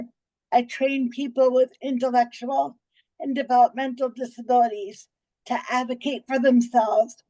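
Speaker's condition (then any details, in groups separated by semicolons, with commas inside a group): Cerebral palsy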